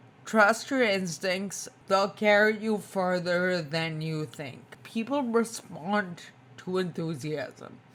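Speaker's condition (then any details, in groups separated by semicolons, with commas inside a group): Spinocerebellar ataxia type 2, SCA2; tongue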